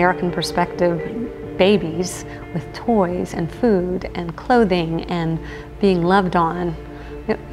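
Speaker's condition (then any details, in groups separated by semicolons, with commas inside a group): No condition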